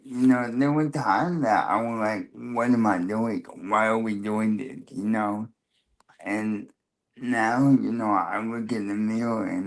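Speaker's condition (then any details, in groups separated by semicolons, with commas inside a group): Cerebral palsy, spastic quadriplegia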